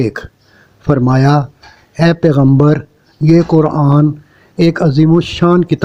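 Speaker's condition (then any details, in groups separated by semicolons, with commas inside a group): No condition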